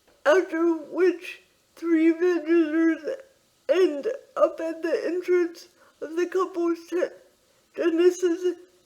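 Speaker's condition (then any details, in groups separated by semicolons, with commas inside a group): Quadriplegic cerebral palsy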